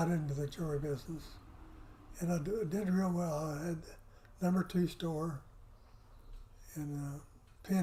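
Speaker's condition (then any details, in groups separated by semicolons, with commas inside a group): Parkinson's; affects voice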